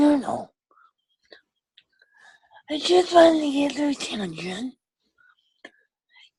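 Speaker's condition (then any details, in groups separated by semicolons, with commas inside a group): Cerebral palsy with ataxia; ataxia, tracheostomy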